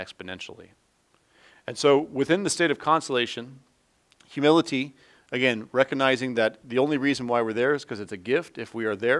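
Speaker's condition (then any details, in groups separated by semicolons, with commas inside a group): No condition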